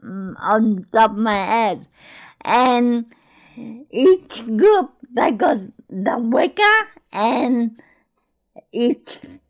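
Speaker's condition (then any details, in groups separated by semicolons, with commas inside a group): Cerebral palsy; born in Greece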